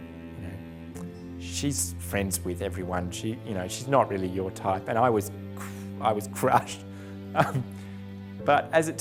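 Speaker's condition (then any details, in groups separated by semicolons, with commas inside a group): No condition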